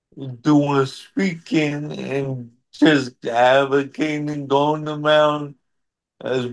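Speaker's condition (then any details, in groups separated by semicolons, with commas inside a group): Cerebral palsy; wheelchair over the years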